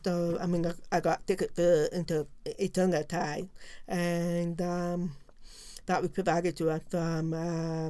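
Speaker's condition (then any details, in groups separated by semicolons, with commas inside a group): Profound deafness; learned to speak and lip-read in early oral pre-preschool program, encouraged to speak, mainstreamed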